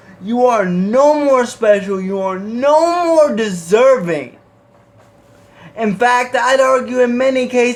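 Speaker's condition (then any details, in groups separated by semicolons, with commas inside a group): Cerebral palsy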